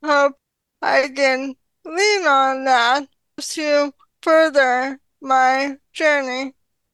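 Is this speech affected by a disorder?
Yes: ALS; diagnosed at age 33, slower progression than expected, power in legs not arms.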